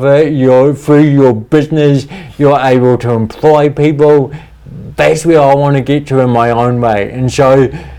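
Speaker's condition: Cerebral palsy; wheelchairs

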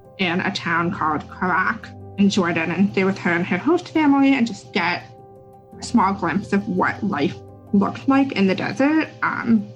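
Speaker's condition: Deafness; had speech therapy

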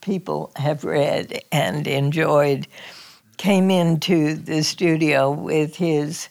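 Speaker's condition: Spasmodic dysphonia; strange

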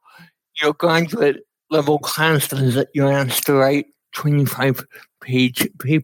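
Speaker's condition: Cerebral palsy; cerebral palsy from lack of oxygen at birth, affects fine motor skills and walking; speech affected, uses Dragon NaturallySpeaking voice activated computer software

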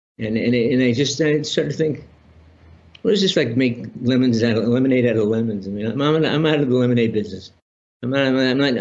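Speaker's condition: Parkinson's disease; benign spinal tumor

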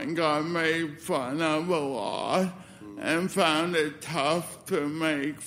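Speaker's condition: Spastic cerebral palsy; obviously affected since childhood, much speech therapy, sounded asleep on phone, may be taken as drunk

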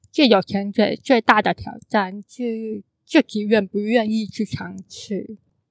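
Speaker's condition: Congenital hearing impairment; can sound sing-song

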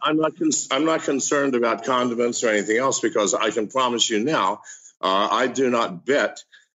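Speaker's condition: No condition

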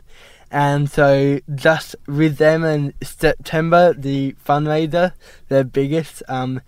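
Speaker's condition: Cerebral palsy; ongoing therapy at Cerebral Palsy Alliance, para-snowboarder, has driving license

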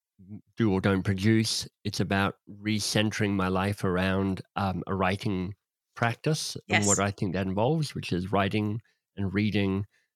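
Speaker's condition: Cleft lip and palate; congenital

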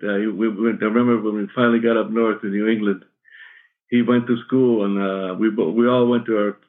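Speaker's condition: Parkinson's; sometimes shaking

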